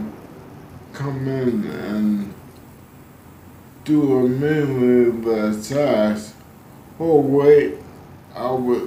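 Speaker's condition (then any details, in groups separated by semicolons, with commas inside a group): ALS; post-surgery voice lost, breathing difficulty, coughing, now louder, clearer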